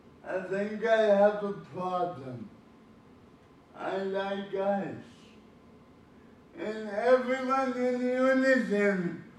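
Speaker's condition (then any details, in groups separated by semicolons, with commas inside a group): Cerebral palsy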